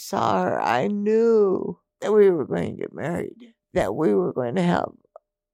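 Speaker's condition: Multiple system atrophy; diagnosed 2015 after six doctors, about four years, lungs and muscles atrophying; bedbound since shortly after Christmas, about four years since onset, planning medical aid in dying; brain does not signal breathing, must consciously blink, still talking, expects to lose voice

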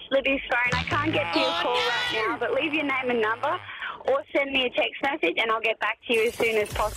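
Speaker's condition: No condition

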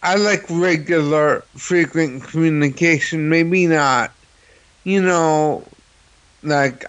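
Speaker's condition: Cerebral palsy; host hears New York accent

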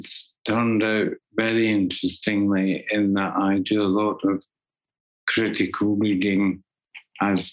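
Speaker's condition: Parkinson's disease; voice going

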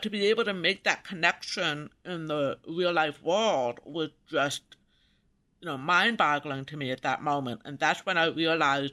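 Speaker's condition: Profound deafness; congenital, maternal rubella (German measles) in 1964 outbreak, about 30% hearing left ear, 40% right, tone deafness; pulled out of class weekly for speech therapy in school

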